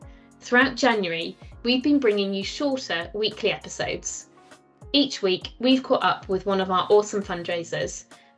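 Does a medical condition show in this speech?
No.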